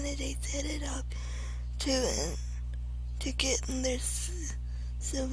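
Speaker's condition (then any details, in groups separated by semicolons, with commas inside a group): Cerebral palsy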